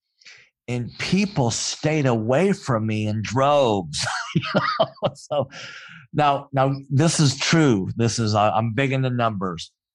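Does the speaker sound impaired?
Yes: cleft palate; congenital cleft palate.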